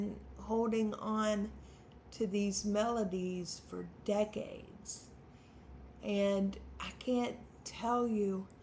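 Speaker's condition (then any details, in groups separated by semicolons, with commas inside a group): Spastic quadriplegic cerebral palsy; spastic quadriplegic type, hands affected; voice challenges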